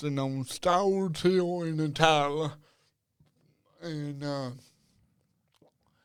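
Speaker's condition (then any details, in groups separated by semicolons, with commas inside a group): Cerebral palsy; diagnosed at about age two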